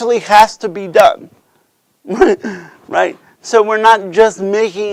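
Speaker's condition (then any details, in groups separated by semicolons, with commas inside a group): Cerebral palsy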